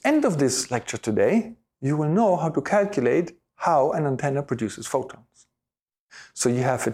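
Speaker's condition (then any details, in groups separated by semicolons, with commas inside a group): No condition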